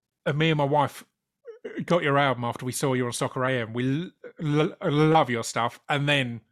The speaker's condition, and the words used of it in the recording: Stuttering. It was, we won't stand in your way, but W's at the start can get me a bit, so two in a row.